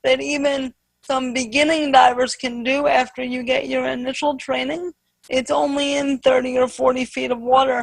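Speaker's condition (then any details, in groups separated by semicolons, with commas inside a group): Spastic quadriplegic cerebral palsy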